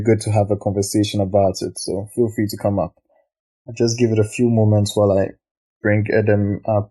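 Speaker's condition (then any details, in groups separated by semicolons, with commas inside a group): No condition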